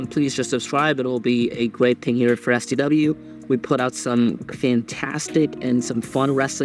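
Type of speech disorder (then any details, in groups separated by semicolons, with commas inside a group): None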